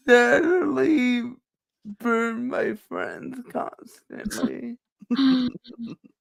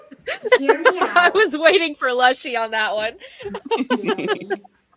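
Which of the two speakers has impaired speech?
The first: cerebral palsy; from birth, affects walking.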